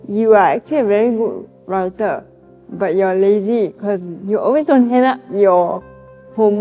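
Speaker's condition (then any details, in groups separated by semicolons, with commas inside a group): Cerebral palsy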